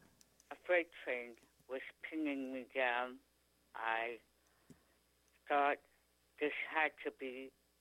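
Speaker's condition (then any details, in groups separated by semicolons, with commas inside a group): Tongue cancer; stage 4 tongue cancer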